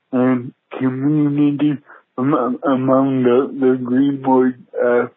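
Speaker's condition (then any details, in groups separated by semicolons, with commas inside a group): Cerebral palsy; cerebral palsy present from birth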